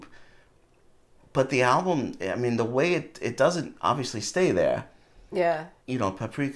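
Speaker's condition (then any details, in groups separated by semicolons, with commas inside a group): No condition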